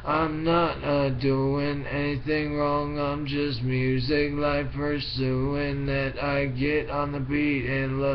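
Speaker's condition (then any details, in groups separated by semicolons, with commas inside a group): Brain injury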